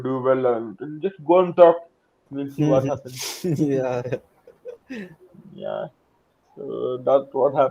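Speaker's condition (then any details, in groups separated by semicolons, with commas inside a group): Cerebral palsy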